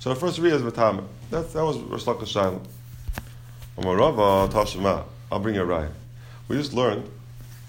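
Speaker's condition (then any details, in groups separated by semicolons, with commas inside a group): No condition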